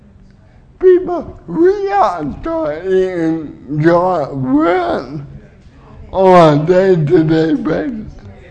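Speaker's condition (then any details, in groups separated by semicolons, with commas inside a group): Cerebral palsy; uses wheelchair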